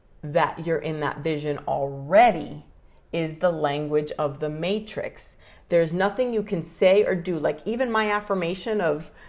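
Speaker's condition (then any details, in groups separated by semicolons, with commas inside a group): No condition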